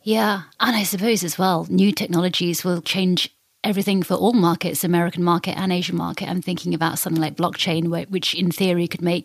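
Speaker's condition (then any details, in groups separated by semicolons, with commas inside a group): No condition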